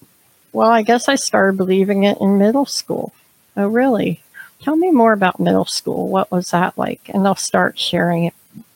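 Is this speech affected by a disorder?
Yes: cleft palate, severe; congenital.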